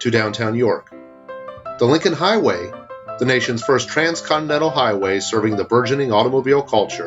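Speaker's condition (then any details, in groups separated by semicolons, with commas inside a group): No condition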